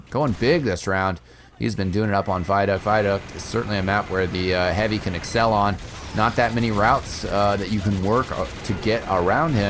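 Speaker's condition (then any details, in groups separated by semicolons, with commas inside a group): No condition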